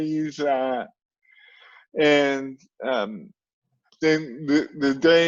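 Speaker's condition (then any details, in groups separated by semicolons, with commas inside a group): Cerebral palsy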